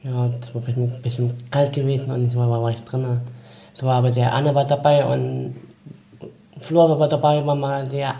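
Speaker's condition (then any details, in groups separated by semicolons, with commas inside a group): Down syndrome; trisomy 21, genetic, developmental delay, early movement therapy, Montessori therapist Lore Andelik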